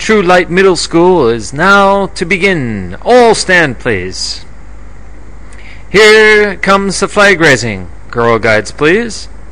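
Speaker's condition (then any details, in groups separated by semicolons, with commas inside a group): No condition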